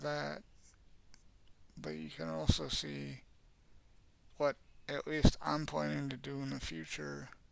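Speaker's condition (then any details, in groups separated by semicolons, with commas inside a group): Cerebral palsy; has had speech therapy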